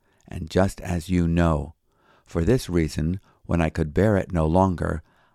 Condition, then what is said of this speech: No condition.